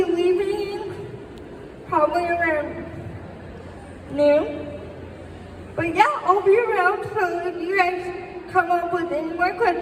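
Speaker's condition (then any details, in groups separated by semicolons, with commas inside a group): Quadriplegic spastic cerebral palsy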